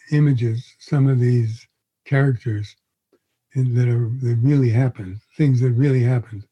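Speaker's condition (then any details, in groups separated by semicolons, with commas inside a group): Parkinson's disease; onset around 81st birthday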